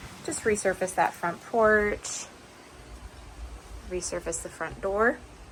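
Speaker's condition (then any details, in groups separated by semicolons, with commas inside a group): No condition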